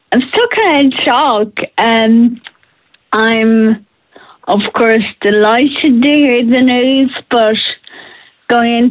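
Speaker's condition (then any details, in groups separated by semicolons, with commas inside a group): Friedreich's ataxia; diagnosed age 13, progressive, full-time wheelchair user about 10 years, reduced hand dexterity; age 30, about 17 years since diagnosis, considerable progression, fatigue, reduced hearing, not yet on Skyclarys; speech getting slower and more slurred over time, speaking a major struggle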